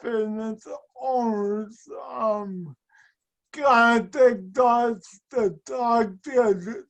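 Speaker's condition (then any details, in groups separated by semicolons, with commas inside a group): Speech and mobility impairment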